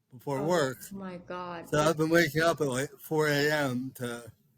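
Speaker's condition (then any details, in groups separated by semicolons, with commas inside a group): Cerebral palsy; speech affected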